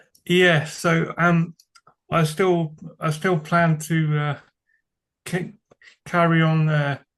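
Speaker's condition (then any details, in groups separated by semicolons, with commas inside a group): Cerebral palsy; from birth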